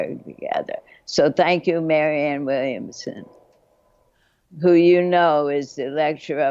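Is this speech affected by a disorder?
Yes: parkinsonism from lyme disease; caused by Lyme disease; Lyme diagnosed 2 years ago.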